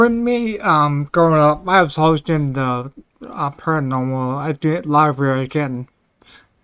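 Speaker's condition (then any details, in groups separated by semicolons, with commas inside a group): Ataxia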